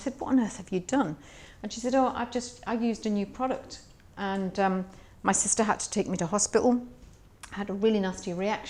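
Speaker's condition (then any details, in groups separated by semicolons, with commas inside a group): No condition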